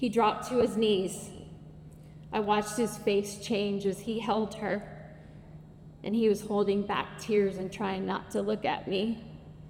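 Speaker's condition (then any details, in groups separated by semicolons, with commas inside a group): No condition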